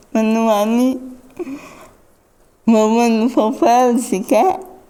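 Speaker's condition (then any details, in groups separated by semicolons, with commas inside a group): Cerebral palsy; after high fever, weak legs, uses wheelchair; onset age two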